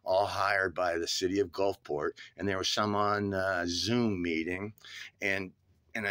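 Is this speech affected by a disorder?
No.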